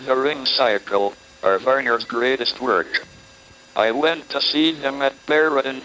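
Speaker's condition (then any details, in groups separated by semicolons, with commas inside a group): Motor neurone disease, speech-generating device; diagnosed at age 21, atypical case, not MS, initially given couple of years to live, uses voice synthesizer; almost completely paralysed, slower progression than expected, decades since diagnosis; speaks only through speech synthesizer, synthesizer mispronounces some names, needs phonetic respelling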